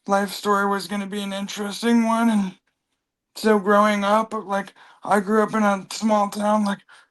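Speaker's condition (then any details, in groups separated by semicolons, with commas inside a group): Cerebral palsy; from birth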